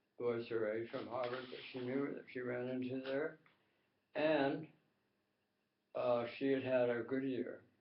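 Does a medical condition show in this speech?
Yes: tongue cancer.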